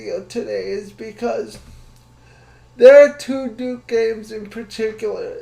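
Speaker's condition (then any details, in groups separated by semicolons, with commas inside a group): Cerebral palsy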